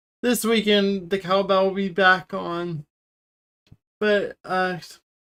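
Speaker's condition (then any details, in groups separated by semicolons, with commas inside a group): Cerebral palsy; wheelchair user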